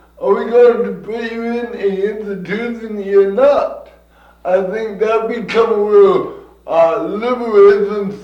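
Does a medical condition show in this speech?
Yes: cerebral palsy; from birth.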